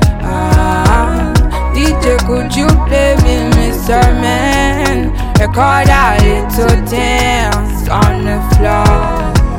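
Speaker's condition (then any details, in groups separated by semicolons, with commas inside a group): No condition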